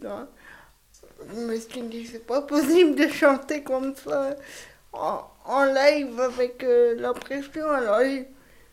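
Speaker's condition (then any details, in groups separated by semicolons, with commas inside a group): Cerebral palsy; wheelchair user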